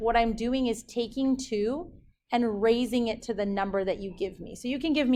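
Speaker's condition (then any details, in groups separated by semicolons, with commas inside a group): No condition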